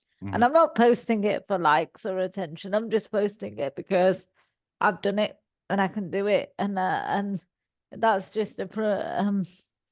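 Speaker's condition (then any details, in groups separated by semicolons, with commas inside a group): Cerebral palsy; all four limbs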